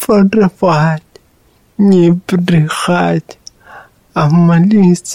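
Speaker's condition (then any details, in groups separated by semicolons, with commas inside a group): Cerebral palsy; not heard by self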